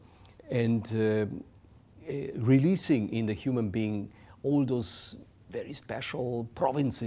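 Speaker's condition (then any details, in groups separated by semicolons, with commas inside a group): No condition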